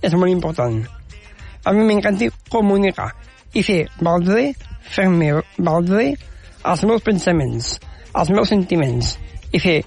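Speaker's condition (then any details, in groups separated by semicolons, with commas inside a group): Down syndrome; genetic condition, learned of it gradually from parents in childhood; adult; speaks confidently on radio and in public, communicates ideas well, less nervous than many guests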